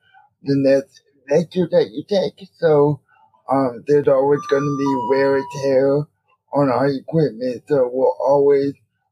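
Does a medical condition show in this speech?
Yes: cerebral palsy, spastic quadriplegia.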